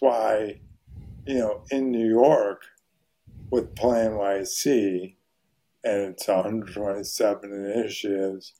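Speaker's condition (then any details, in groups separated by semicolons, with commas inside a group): ALS; voice very hoarse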